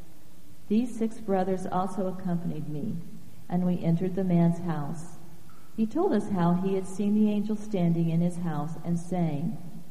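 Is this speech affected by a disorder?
No.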